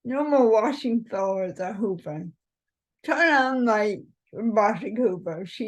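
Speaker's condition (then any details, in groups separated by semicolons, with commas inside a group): Cerebral palsy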